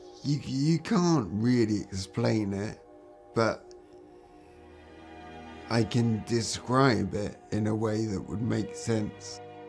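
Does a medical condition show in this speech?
Yes: traumatic brain injury.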